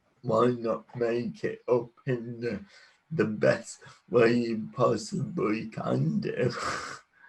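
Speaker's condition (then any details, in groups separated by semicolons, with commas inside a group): Cerebral palsy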